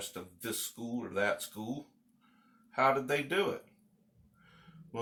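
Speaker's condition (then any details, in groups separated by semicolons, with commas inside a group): No condition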